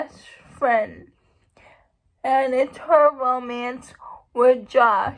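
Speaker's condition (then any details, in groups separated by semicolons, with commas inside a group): Cerebral palsy; uses wheelchair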